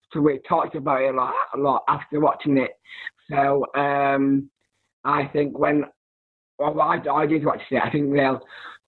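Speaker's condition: Down syndrome; learning disability

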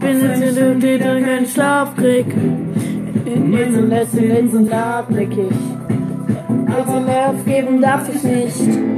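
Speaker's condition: No condition

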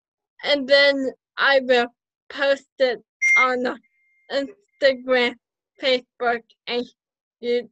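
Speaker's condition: Cerebral palsy, spastic quadriplegic, mild

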